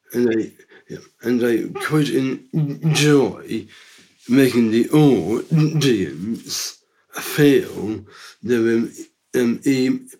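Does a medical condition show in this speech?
Yes: Down syndrome; from birth.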